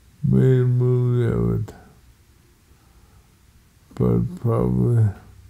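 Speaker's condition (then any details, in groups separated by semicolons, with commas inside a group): Multiple sclerosis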